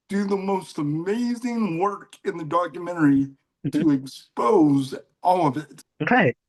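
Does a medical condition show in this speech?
Yes: cerebral palsy; mild case.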